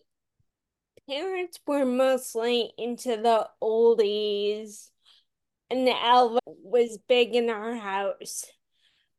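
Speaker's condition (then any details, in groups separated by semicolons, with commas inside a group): Friedreich's ataxia; initially called mild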